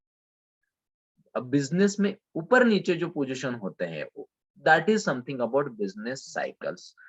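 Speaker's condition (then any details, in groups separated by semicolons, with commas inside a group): No condition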